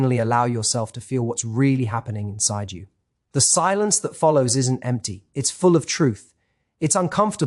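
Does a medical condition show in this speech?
No.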